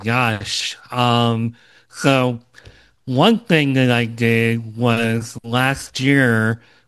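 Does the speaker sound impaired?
Yes: cleft lip and palate; congenital cleft lip and palate, part of rare Opitz GBBB syndrome; earlier low confidence speaking and presenting, improved with podcast practice.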